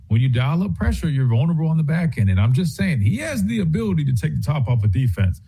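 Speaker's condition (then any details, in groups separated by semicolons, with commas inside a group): No condition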